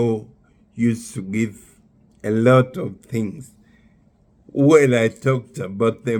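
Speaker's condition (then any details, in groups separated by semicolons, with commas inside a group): Neurological disease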